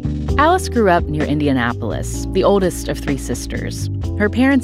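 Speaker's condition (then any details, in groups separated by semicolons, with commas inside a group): No condition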